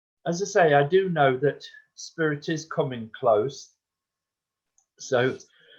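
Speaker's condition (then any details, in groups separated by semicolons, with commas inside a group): No condition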